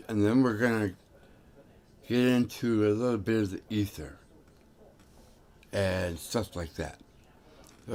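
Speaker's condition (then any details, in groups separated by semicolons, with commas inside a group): Tongue cancer; tongue tumor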